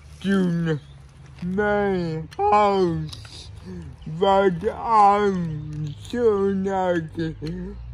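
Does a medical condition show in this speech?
Yes: cerebral palsy.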